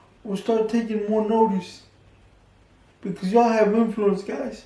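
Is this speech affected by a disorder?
Yes: cerebral palsy.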